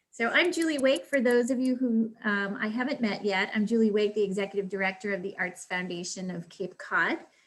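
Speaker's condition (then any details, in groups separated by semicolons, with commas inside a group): No condition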